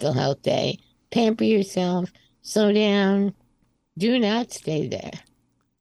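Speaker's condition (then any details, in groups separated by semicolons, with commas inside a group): Spinal muscular atrophy type 2; from birth, slightly progressive since 20s, arms less mobile, power chair from 12, sensation unaffected; on oral breakthrough medication strengthening motor neurons; hard time talking before medication, breathing, speaking, singing now stronger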